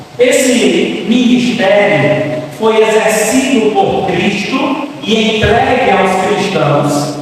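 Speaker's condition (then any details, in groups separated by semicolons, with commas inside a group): No condition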